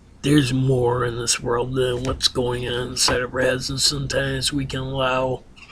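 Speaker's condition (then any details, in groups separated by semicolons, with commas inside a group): Ataxia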